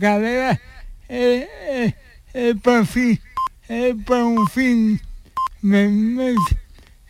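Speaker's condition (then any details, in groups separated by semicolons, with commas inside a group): Cerebral palsy; since birth, needs extra support for daily living activities; attends Aspace Sevilla day centre for stimulation, needs adapted bus to reach centre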